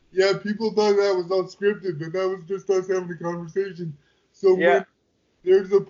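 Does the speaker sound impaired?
Yes: quadriplegic cerebral palsy; wheelchair user.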